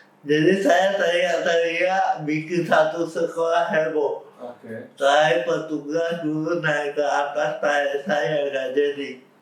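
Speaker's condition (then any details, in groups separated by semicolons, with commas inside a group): Cerebral palsy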